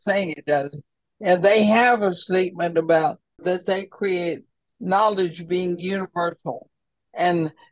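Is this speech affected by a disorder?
Yes: ALS; estimated little over a year to live.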